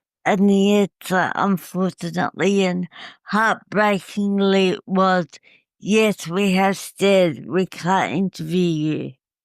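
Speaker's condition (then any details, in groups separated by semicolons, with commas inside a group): Cerebral palsy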